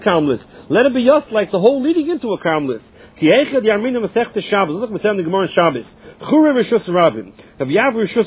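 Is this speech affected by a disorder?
No.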